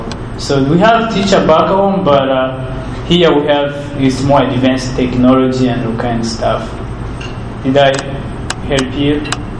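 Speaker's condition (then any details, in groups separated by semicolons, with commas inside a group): No condition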